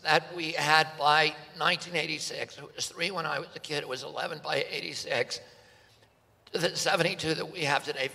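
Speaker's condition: Spasmodic dystonia; host notes vocal cord voice

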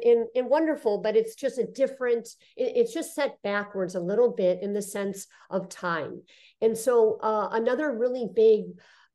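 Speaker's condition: Cleft lip and palate; congenital

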